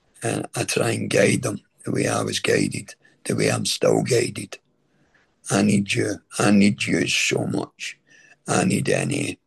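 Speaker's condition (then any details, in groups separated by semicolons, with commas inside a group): Throat cancer treatment effects; tracheostomy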